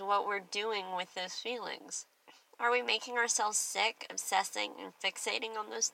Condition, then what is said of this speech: Cleft palate. I'm grateful for my clear speech.